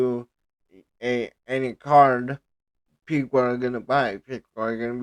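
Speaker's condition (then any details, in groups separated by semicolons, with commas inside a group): Cerebral palsy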